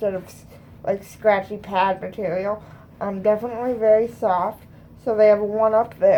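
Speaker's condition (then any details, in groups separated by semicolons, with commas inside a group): Cerebral palsy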